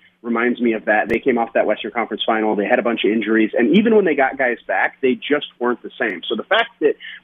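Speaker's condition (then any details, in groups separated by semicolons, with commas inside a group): No condition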